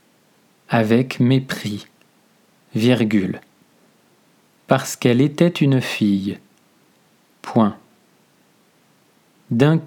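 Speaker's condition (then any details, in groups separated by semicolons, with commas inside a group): No condition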